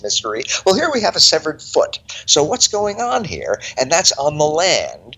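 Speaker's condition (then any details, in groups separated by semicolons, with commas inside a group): No condition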